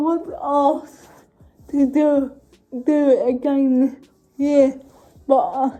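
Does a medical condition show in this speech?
Yes: cerebral palsy.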